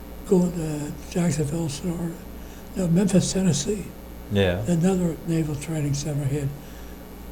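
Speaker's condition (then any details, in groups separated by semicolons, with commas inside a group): Parkinson's disease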